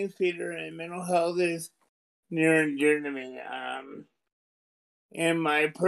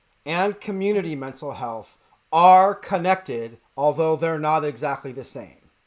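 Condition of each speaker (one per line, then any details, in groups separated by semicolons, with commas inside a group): Cerebral palsy; present since birth; power wheelchair user
No condition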